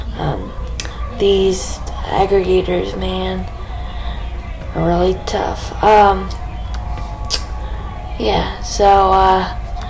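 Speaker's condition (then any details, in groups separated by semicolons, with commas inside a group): Cerebral palsy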